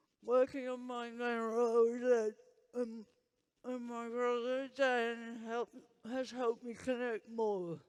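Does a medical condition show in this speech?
Yes: Huntington's disease.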